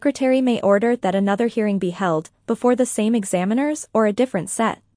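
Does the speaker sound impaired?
No.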